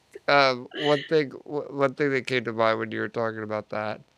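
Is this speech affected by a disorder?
Yes: Duchenne muscular dystrophy; adult stem cell therapy in Panama about 4 years ago, first person with Duchenne treated so; relies on breathing machine.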